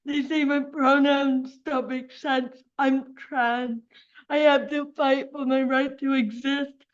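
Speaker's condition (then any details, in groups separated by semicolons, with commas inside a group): Cerebral palsy; affects speech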